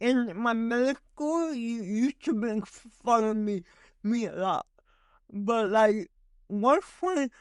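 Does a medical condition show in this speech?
Yes: cerebral palsy.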